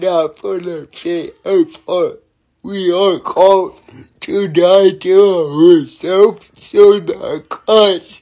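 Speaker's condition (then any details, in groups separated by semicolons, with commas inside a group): Cerebral palsy; knees cave, unpredictable body movements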